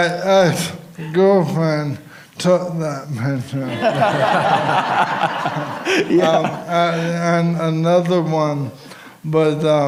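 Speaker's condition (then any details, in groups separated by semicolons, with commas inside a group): ALS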